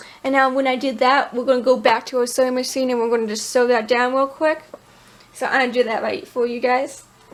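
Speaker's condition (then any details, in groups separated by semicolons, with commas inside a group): No condition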